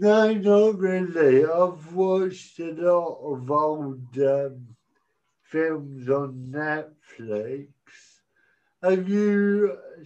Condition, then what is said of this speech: Cerebral palsy. I'm like, well, does the government think I am learning difficulties because I talk funny?